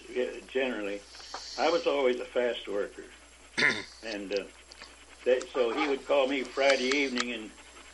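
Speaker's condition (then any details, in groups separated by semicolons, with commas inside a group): Parkinson's disease; about 25 years since onset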